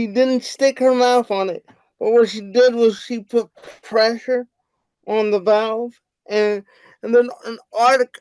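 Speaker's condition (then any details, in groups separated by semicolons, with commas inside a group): Cerebral palsy; wheelchair user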